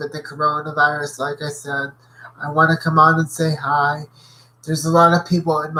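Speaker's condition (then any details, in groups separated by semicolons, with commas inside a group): Cerebral palsy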